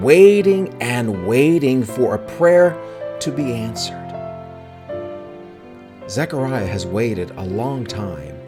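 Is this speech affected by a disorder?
No.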